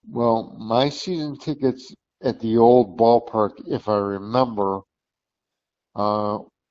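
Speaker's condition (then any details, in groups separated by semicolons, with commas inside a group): Cerebral palsy; since birth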